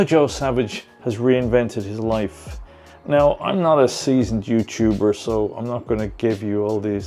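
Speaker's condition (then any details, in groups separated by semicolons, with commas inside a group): No condition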